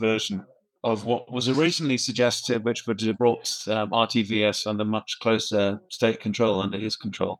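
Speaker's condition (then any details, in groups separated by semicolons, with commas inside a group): No condition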